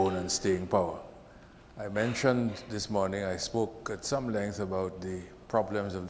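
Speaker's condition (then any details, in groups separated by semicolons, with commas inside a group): No condition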